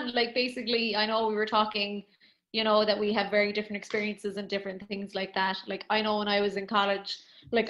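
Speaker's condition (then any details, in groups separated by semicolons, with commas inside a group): No condition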